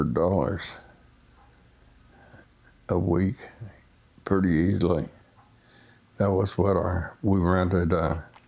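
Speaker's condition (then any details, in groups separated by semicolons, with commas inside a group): Essential tremor; lifelong tremor, deep brain stimulation implant; worsened with age, also Parkinson's, on levodopa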